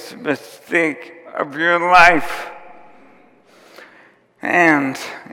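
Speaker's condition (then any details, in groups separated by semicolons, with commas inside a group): ALS; symptoms began about four years before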